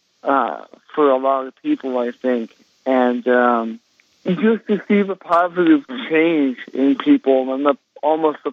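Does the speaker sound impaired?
Yes: cerebral palsy; speech affected in childhood, countless speech therapy sessions, now speaks as heard today.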